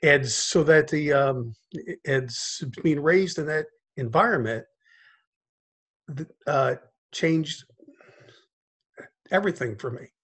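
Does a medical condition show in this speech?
Yes: stuttering; stuttering began in childhood after brother's death, father also stuttered covertly, childhood speech therapy did not help; adult, still stutters; blocked incessantly as child, eyes closed, struggled on first word, blocked in adult group talk, word repetitions; here prolonged sounds, blocks.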